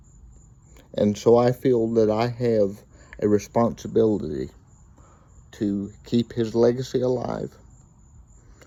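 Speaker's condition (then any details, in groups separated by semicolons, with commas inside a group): Cerebral palsy; uses wheelchair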